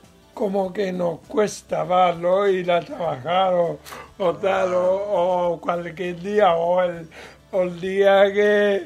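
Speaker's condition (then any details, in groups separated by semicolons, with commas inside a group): Cerebral palsy; mild, lesser degree of disability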